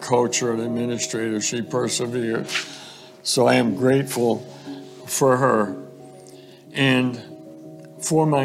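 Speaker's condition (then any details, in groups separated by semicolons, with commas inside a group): ALS; later died of it about a month before this talk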